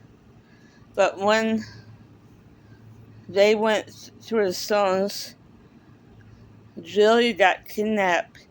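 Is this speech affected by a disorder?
Yes: cerebral palsy; speaks differently.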